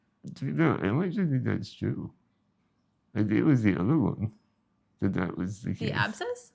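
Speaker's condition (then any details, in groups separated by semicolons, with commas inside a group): Spinal muscular atrophy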